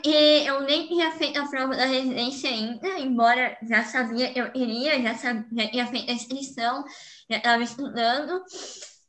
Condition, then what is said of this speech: Cleft palate. Inclusive, a fono é, o que me permite falar dessa forma hoje.